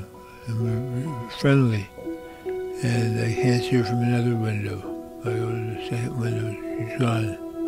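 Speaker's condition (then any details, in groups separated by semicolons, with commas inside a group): Early-onset Parkinson's disease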